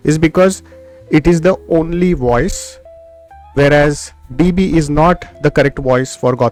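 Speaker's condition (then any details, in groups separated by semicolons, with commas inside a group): No condition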